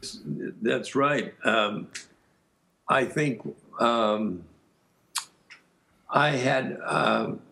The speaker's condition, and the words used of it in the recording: Aphasia. I think I had aphasia. You can see my speech stops and things like that.